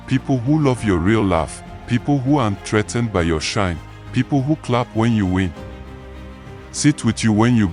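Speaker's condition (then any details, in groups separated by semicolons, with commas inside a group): No condition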